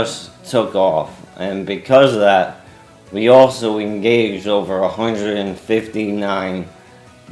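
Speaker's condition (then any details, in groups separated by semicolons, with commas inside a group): ALS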